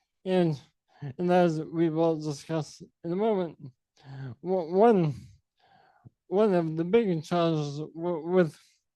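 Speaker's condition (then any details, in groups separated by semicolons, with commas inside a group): Sporadic ALS; diagnosed at age 32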